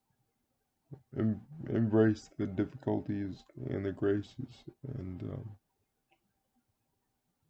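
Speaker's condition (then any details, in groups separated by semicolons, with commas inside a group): Cerebral palsy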